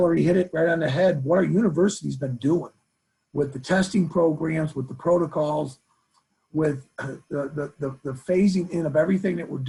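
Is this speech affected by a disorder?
No.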